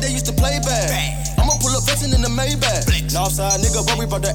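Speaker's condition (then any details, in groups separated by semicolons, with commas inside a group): No condition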